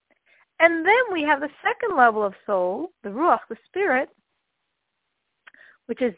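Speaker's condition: No condition

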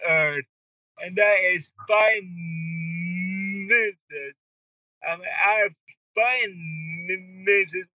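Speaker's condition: Cerebral palsy; wheelchair user

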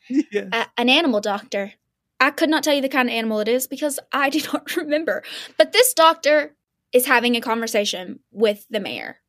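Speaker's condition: No condition

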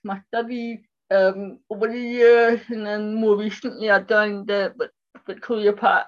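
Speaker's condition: Cerebral palsy; struggles walking

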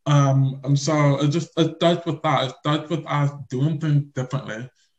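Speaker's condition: Deaf or hard of hearing; looks around to make sure of hearing everything

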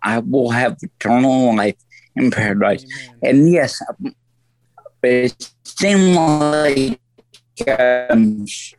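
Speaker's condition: Stroke; voice altered since stroke, lasting effect

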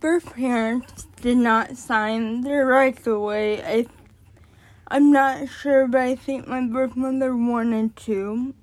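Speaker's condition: Cerebral palsy; born addicted

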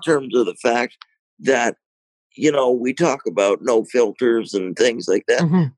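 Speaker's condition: Cerebral palsy, mild

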